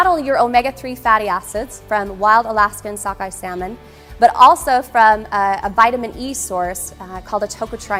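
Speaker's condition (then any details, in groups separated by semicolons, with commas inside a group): No condition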